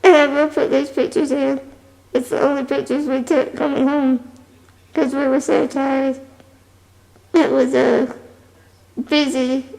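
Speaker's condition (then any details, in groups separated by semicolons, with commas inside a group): Spinal muscular atrophy type 2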